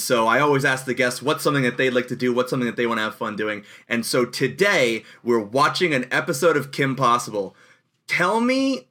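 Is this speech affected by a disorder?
No.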